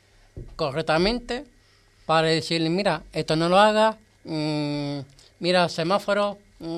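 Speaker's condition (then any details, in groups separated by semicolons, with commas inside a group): Down syndrome; age 32, no medication, independent in daily life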